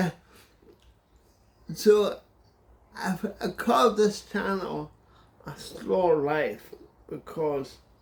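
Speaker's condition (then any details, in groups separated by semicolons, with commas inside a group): Cerebral palsy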